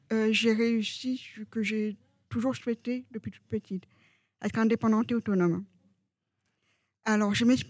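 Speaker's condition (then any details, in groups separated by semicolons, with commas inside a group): Profound congenital deafness, profound, from birth; speech heard by others as foreign accent, difficulty with foreign languages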